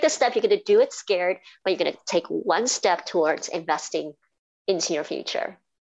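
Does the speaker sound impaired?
Yes: cleft palate and cleft lip; congenital, diagnosed as a baby, roof of mouth split into two, speech therapy as a teenager; formerly very difficult to speak properly, teachers could not hear speech in class, now clear.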